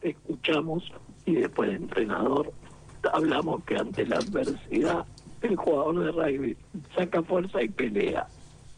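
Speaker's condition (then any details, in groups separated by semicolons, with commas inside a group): Laryngectomy, esophageal speech; cancer reported all well after surgery and treatment, some bad days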